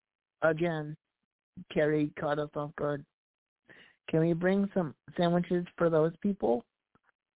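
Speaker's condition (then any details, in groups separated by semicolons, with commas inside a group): Cerebral palsy; past challenges speaking up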